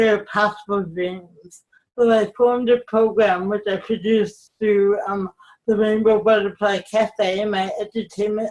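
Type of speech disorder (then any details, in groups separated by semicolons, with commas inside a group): Cerebral palsy, mild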